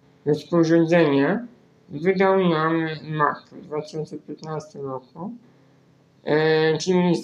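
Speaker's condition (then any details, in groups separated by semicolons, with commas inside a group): Spinal muscular atrophy; nervous system disease preventing muscle building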